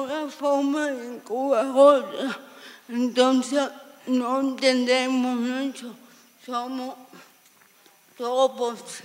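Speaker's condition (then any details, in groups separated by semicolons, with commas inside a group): Severe cerebral palsy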